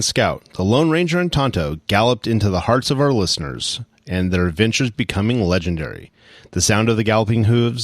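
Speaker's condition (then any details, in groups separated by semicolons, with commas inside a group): No condition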